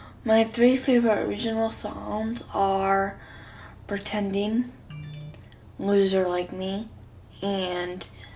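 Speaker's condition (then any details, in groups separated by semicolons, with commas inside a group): Cerebral palsy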